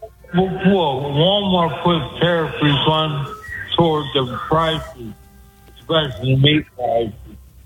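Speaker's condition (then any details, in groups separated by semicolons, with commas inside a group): Speech impediment; deaf in left ear; calling on speakerphone from echoing laundry room, delayed show playing in background; hard to understand, worse on speakerphone in echo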